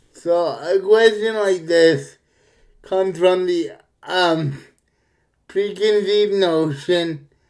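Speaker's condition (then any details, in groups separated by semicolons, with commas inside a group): Cerebral palsy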